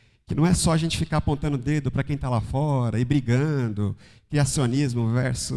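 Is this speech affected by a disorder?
No.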